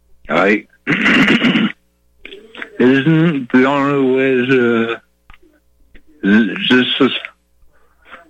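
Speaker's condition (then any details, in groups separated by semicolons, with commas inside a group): Huntington's disease; halting, fragmented sentences, restarts and trails off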